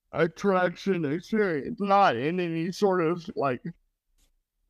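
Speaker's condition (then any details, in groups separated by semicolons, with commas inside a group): Cerebral palsy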